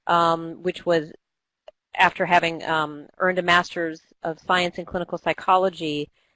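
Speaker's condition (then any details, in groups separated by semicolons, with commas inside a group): No condition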